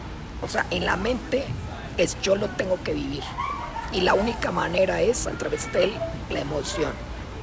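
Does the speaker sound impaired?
Yes: laryngectomy after throat cancer, esophageal speech; throat or thyroid cancer invading throat at age 26, surgically removed with thyroid, about 16 years since; speaks with voz serismofónica, voice jokingly called sexy; had to relearn to speak with voz serismofónica after surgery.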